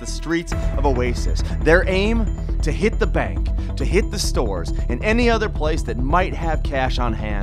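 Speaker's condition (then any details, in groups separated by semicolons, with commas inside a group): No condition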